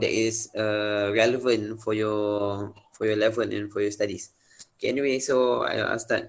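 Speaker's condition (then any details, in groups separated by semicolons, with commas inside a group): No condition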